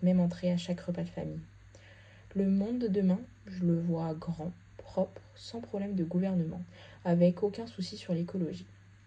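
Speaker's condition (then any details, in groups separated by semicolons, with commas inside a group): No condition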